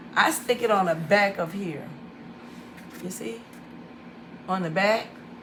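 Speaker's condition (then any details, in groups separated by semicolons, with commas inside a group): No condition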